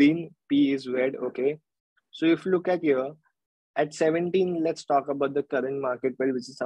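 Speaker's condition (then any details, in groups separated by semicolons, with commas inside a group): No condition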